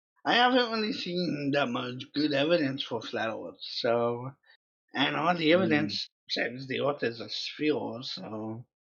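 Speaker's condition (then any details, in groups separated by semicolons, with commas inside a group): Cerebral palsy; affects speech, distinctive accent-like quality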